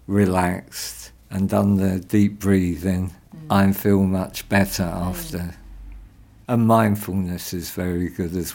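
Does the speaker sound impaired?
Yes: Parkinson's; specialist Parkinson's nurse Pete, weekly dance for Parkinson's Ballet class with English National Ballet; unstable with fluctuations, 18-20 minute deep breathing exercise tape, mindfulness, daily exercise.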